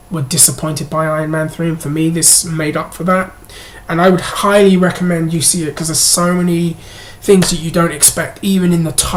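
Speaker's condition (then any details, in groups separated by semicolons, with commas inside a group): No condition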